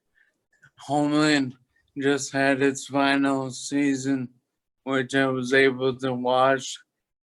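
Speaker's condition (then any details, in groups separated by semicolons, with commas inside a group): Toxic leukoencephalopathy, locked-in syndrome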